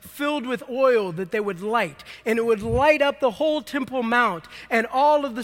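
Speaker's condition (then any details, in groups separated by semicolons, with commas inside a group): No condition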